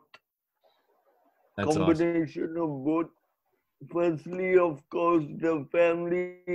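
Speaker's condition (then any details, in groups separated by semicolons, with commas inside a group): Cerebral palsy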